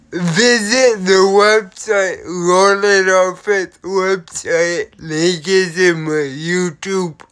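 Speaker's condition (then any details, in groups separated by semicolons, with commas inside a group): Cerebral palsy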